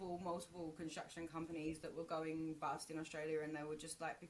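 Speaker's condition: No condition

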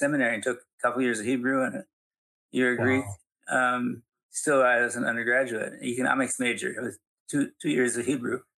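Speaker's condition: Parkinson's; still teaching and speaking publicly

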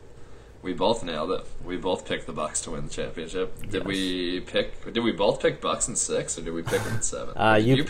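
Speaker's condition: No condition

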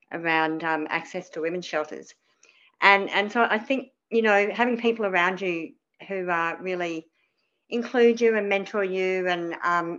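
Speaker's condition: Cleft palate; lots of childhood speech therapy

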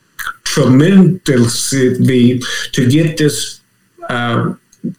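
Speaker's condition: Aphasia; left-brain stroke during AFib ablation, brief right-sided weakness, church speech coach from first week; aphasia group of about 15, speech therapy, aphasia center, talks better than some, preaching again; reading, writing on waking, reading returned first, speaking slower, long couldn't say therapy

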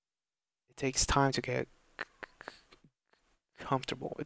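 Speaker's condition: Stuttering; long-standing stutter persisting into adulthood, oral assessment showed no tongue or face problem; past speech therapy after mentor raised speech, breathing exercises for breath support, fluency techniques; poor breath support, too little air for sounds, tenses up giving reports, stutters equally Spanish, English; blocks

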